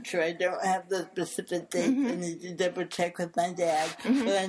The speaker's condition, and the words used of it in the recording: Cerebral palsy. Yeah, I mean, the thing that's really interesting when it comes to the disability thing is the way I speak, the way my body moves, this is all I know.